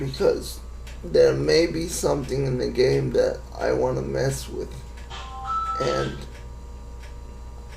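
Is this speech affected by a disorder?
Yes: cerebral palsy.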